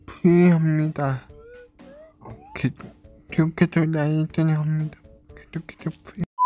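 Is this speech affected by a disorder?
Yes: cerebral palsy; brain lesion.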